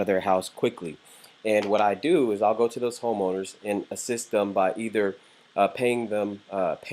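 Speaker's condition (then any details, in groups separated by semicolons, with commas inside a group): No condition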